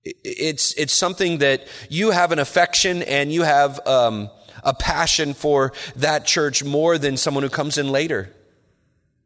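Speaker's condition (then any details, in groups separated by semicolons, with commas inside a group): No condition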